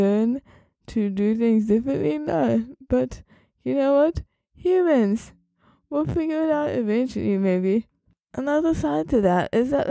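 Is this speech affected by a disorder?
Yes: cerebral palsy.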